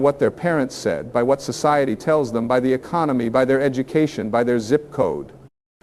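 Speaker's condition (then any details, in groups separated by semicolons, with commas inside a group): No condition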